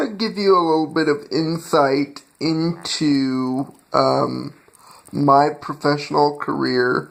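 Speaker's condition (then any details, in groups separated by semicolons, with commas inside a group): Cerebral palsy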